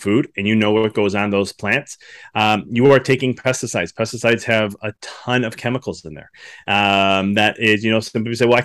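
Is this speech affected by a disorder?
No.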